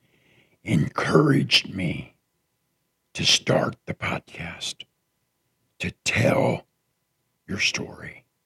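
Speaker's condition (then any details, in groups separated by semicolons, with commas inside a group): Partial laryngectomy after throat cancer; throat cancer survivor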